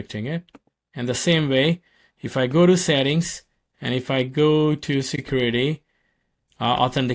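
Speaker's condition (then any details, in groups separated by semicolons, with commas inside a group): No condition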